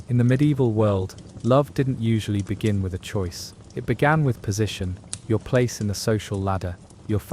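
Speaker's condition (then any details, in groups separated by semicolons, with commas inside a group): No condition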